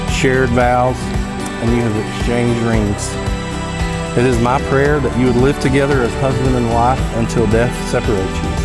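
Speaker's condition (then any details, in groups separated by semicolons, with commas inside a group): No condition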